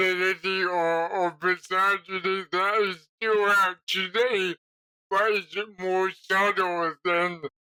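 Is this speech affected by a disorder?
Yes: cerebral palsy.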